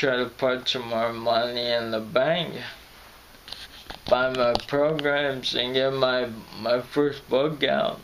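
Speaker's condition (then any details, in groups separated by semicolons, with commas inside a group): Friedreich's ataxia; voice crackles when stressed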